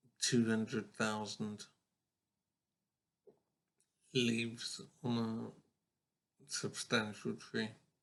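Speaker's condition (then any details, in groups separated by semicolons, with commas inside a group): Brain injury; accident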